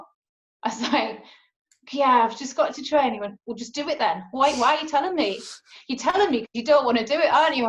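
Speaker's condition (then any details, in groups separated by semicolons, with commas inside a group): No condition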